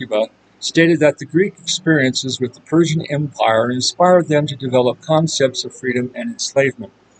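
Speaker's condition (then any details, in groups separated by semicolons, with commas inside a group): No condition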